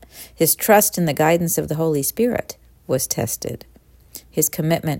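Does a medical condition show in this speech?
No.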